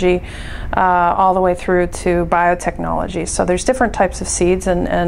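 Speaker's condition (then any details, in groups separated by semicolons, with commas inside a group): No condition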